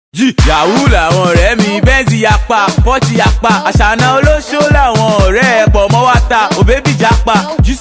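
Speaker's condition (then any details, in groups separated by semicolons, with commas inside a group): No condition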